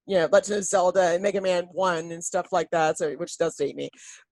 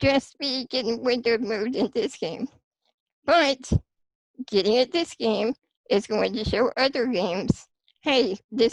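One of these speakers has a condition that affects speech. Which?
The second: spinal muscular atrophy; type 2, since childhood.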